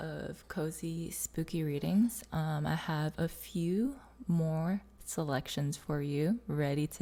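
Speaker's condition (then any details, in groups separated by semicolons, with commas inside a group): No condition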